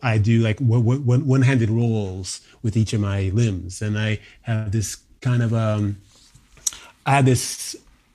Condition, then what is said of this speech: Stuttering. I don't think that, you know, fluency in my home language precludes me not stuttering.